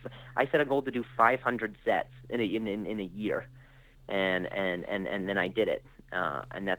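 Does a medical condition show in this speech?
Yes: stutter; acquired stutter after traumatic brain injury and concussion from freak softball injury, motor skills also affected; stutters now, tells audiences early about the stutter to put them at ease; stuttered speech; here repeated sounds, repeated words.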